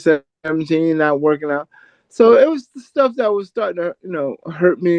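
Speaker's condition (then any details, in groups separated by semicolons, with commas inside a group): Cerebral palsy; from birth; uses cane about 8-10 years, sometimes stumbles or falls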